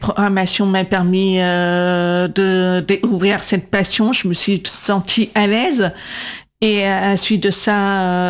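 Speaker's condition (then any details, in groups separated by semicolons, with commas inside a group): Profound congenital deafness, congenital, due to cytomegalovirus (CMV); diagnosed 18 months, severe then profound at 8, cochlear implants left 8.5, second 20-22; bilateral, age 37, two cochlear implants with external processors and antennas, magnets above ears; 20 years speech therapy for speaking and voice control, LPC cued speech, AI struggles to understand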